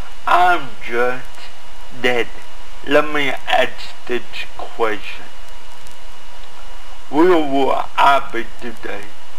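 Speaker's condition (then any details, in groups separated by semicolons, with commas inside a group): Cerebral palsy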